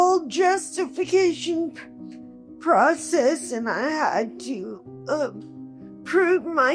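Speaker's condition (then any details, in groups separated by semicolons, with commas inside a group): Cerebral palsy, quadriplegic; able to speak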